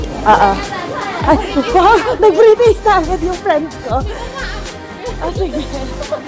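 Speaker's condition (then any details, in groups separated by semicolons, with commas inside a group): No condition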